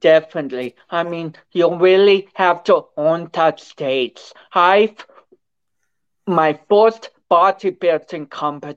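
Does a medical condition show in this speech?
Yes: cerebral palsy; from birth, involves cerebrum and cerebellum, not expected to walk, now walks with concentration, affects balance and coordination; affects speech.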